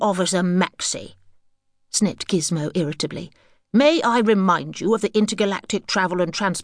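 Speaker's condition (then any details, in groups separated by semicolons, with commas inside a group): No condition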